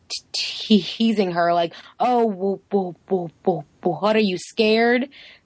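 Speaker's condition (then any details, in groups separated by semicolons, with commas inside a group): Stuttering; variable stuttering, formerly preoccupied with which words would be easier to say, helped by stuttering community; stuttering recently changed, noticing different stuttering than before; stuttering pattern recently different from before; repeated sounds, prolonged sounds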